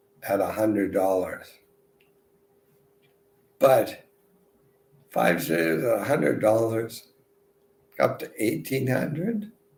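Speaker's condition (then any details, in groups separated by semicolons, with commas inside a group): Multiple sclerosis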